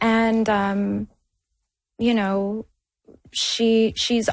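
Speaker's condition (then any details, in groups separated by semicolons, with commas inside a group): No condition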